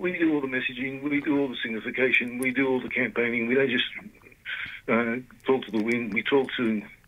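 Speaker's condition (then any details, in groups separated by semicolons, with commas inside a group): Parkinson's disease; diagnosed 2019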